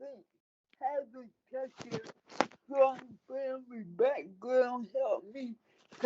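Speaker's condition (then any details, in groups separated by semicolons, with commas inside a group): Cerebral palsy; speech affected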